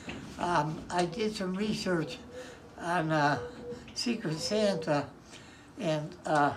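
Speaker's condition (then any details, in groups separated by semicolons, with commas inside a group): Parkinson's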